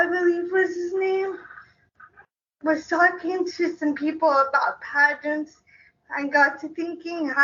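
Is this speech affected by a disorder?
Yes: cerebral palsy; congenital, prenatal car accident, uses wheelchair.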